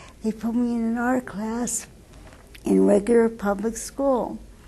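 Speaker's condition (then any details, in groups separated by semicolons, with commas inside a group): Cerebral palsy; wheelchair user; uses wheelchair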